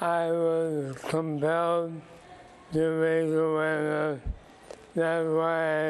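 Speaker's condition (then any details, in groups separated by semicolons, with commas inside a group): ALS; symptoms began about two years ago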